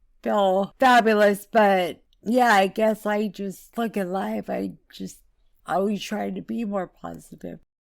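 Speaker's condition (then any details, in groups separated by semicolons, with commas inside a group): Multiple sclerosis; progressed from walker to wheelchair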